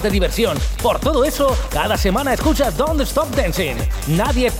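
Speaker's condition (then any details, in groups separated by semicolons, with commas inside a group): No condition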